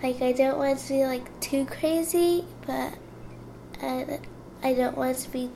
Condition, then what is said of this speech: Cerebral palsy. It's harder to actually, like, say it in the way that I say it in my head.